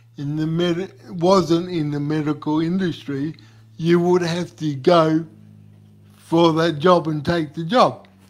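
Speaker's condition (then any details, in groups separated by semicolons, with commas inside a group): Cerebral palsy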